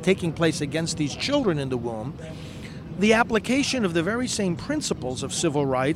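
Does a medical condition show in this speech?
No.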